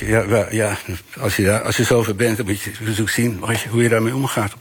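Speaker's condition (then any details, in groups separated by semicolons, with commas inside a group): Parkinson's disease; diagnosed about 4 years ago, fatigue mainly early years, apathy, poor balance, tendency to fall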